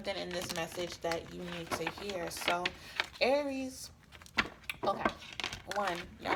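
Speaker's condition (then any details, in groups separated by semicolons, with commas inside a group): No condition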